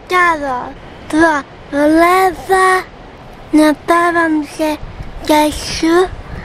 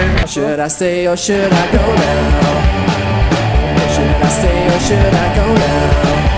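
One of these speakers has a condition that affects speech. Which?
The first: cerebral palsy; cannot walk independently.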